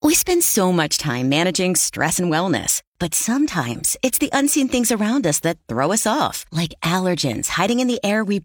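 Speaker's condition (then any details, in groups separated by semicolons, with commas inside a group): No condition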